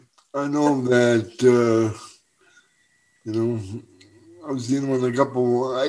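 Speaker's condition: Cerebral palsy; uses wheelchair for mobility

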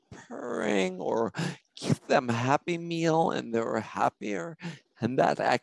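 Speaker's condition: Spinocerebellar ataxia; self-experimenting on own symptoms

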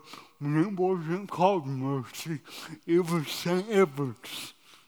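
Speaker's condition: Cerebral palsy; cerebral palsy from birth at St. Edward's (now Mercy Hospital), doctors predicted no walking or talking

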